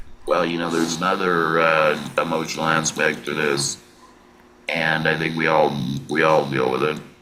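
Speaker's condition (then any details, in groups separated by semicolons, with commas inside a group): Laryngectomy; larynx surgically removed; speaks with electrolarynx, skilled placement; earlier intraoral adapter, robotic sound, whisper voice before surgery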